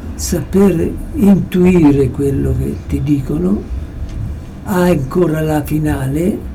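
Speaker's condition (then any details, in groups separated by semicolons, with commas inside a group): Parkinson's disease; approaching final stage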